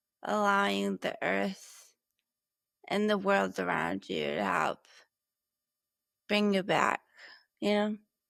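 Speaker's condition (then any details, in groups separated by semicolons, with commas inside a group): Brain injury; six and a half years since injury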